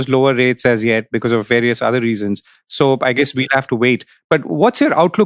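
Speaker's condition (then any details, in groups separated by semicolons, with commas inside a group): No condition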